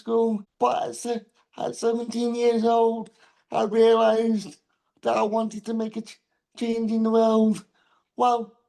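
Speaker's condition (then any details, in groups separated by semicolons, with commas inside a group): Cerebral palsy; diagnosed around 10 months old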